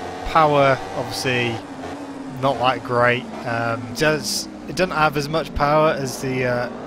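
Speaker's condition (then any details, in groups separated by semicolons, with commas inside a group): No condition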